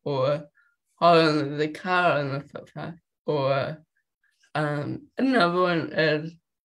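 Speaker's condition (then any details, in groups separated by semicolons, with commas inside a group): Cerebral palsy; walks, no wheelchair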